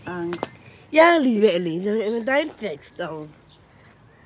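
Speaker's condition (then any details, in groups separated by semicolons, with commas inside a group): Down syndrome; features visible at birth, glasses from age two, tongue control training, gymnastics, ballet, flute lessons; still very small, goes to karate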